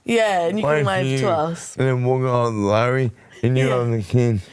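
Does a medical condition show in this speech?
Yes: motor neurone disease; shoulder onset.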